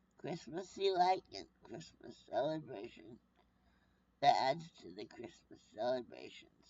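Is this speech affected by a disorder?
Yes: brain injury.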